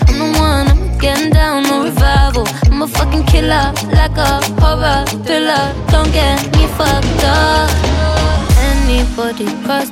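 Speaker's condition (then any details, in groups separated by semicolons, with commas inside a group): No condition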